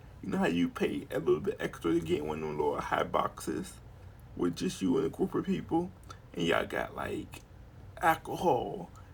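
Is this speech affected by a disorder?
Yes: cerebral palsy; wheelchair user.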